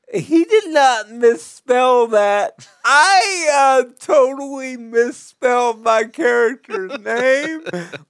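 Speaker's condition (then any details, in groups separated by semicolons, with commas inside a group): Cerebral palsy; difficulty typing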